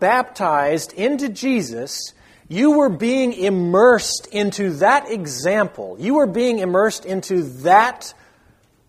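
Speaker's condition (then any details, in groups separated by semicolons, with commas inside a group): No condition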